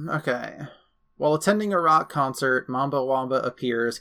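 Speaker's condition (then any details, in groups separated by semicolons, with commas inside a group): No condition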